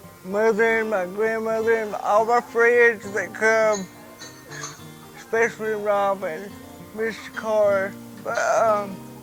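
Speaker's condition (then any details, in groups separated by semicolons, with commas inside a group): Cerebral palsy; from birth, several leg operations, muscle tone affected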